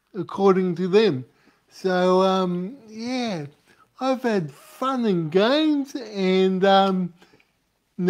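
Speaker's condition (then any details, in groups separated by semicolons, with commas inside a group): Cerebral palsy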